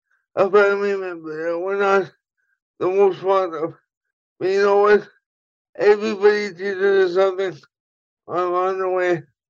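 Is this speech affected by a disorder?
Yes: cerebral palsy; formerly helped by Fanta with doors.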